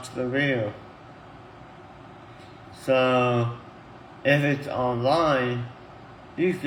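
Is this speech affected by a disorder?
Yes: tongue cancer; tongue and neck surgery.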